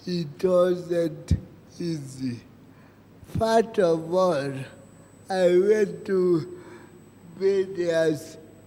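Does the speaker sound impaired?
Yes: cerebral palsy; present from birth; about 34 years since onset.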